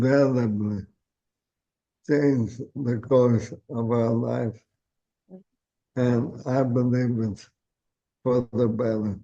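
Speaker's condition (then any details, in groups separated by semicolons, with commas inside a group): ALS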